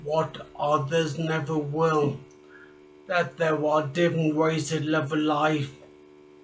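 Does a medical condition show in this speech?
Yes: traumatic brain injury; speech.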